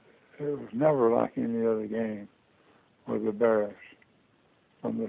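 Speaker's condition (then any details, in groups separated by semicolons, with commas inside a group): Parkinson's disease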